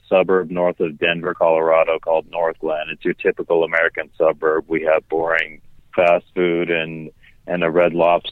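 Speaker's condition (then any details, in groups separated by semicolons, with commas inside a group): No condition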